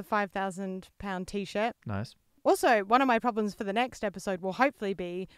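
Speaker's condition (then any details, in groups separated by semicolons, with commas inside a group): No condition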